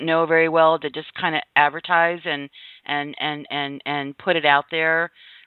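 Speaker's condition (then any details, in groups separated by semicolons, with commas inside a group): Stuttering; practices voluntary stuttering; sometimes no obvious stuttering then sudden stuttering, voluntary stuttering can turn into real stuttering; repeated sounds, repeated words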